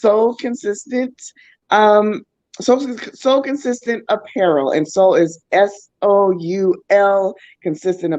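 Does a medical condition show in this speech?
No.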